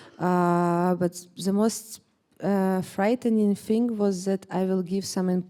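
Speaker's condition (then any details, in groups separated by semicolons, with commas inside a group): No condition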